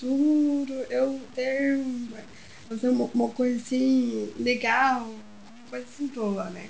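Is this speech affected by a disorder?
Yes: Down syndrome; trained at Atitude Inclusão to present talk slides, later gave full talk at Smart Cities.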